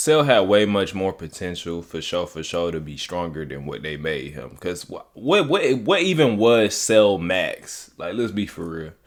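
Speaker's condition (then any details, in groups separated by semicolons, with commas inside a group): No condition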